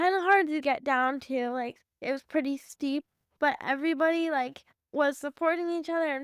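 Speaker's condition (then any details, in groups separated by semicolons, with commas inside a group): Cerebral palsy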